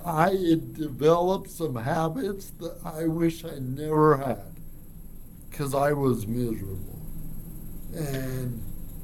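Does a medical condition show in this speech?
Yes: cerebral palsy; childhood bike riding and teen hiking limited.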